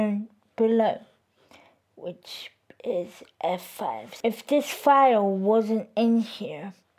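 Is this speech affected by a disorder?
Yes: cerebral palsy.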